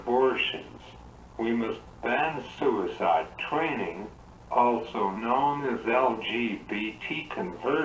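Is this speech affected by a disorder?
Yes: cerebral palsy; uses wheelchair.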